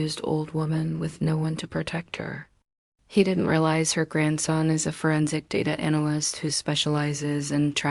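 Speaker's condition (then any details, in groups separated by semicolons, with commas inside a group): No condition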